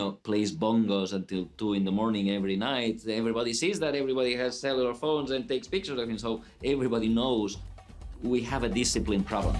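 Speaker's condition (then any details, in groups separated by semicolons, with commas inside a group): No condition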